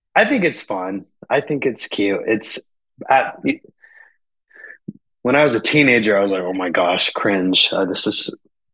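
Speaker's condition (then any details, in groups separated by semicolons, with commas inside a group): No condition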